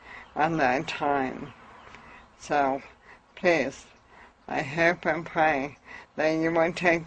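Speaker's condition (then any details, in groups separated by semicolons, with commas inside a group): Amyotrophic lateral sclerosis; diagnosed at age 36, lost use of arms, lost balance later regained; about 24 years since diagnosis, smokes cannabis since Florida vacation, said to help clear lungs; lost ability to cough, choked on saliva, choking resolved with cannabis, speech improved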